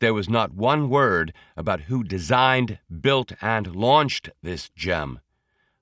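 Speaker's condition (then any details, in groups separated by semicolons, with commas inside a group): No condition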